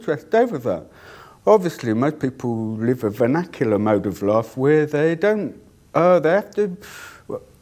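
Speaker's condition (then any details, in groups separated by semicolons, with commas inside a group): Deafness; cannot hear own voice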